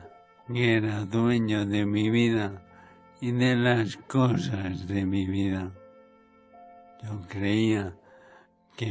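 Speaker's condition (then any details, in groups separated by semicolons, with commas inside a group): ALS; late stage, near death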